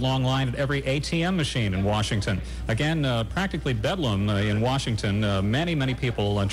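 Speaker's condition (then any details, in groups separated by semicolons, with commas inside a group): No condition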